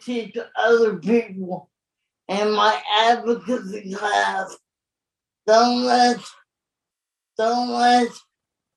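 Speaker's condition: Cerebral palsy; born very premature

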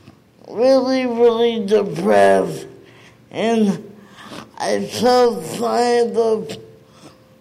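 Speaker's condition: Cerebral palsy; never received needed therapy

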